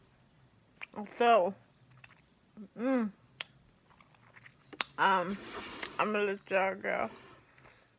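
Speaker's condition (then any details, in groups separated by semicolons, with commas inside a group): ALS; affects hands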